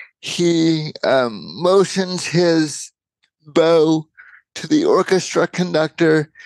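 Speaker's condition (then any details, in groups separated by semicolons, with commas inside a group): Cerebral palsy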